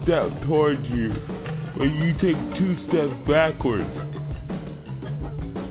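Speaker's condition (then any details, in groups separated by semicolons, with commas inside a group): Cerebral palsy; visible to casting agents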